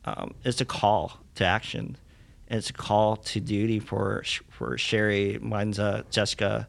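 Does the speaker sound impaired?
Yes: cleft lip and palate; congenital.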